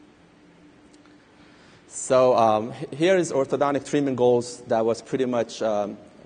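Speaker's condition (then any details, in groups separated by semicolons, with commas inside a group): No condition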